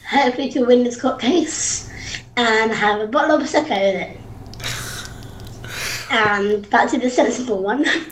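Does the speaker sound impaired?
Yes: Down syndrome; extra chromosome, adult woman.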